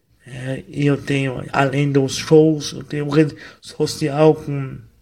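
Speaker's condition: Cerebral palsy, mild; wheelchair user

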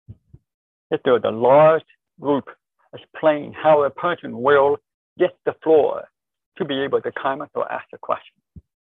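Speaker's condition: Deafness, born deaf, cochlear implant

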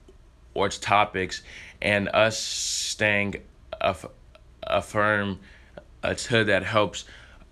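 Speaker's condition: Stuttering; stutter since early childhood, present in pre-k at Edna Row Elementary, formerly used a click sound; gotten better over the years, high school freshman, theater and musicals built speaking confidence; pauses and gets stuck, easier when rehearsed or singing, still stutters on stage; repeated sounds, prolonged sounds, blocks

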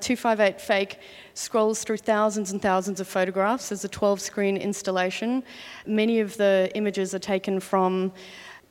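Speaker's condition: No condition

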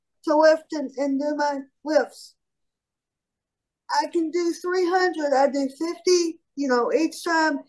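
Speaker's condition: Cerebral palsy; shoulder dislocates lifting heavy

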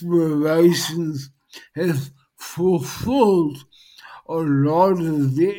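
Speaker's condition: Dysarthria post-stroke; initially unable to communicate by text or voice, often not understood, now more understandable

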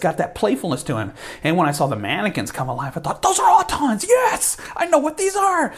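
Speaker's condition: No condition

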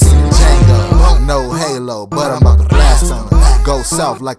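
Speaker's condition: No condition

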